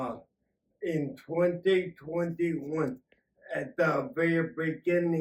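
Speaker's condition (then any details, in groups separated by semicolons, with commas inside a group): Acquired ataxia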